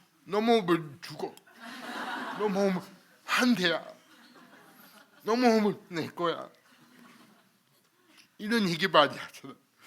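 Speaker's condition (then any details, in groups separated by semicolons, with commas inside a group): Cerebral palsy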